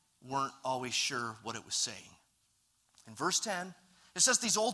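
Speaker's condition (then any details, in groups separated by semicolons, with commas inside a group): No condition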